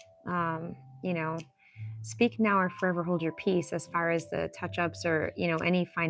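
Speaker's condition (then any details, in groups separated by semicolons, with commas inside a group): No condition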